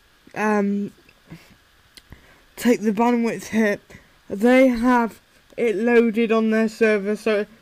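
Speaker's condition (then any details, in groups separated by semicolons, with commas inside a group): Cerebral palsy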